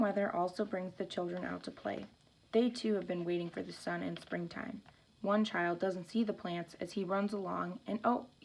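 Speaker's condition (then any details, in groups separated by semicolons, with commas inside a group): No condition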